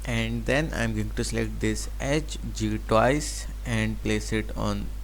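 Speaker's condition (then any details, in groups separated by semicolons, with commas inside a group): No condition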